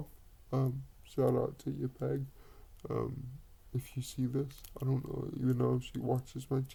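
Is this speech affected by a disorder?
Yes: cerebral palsy; quadriplegic.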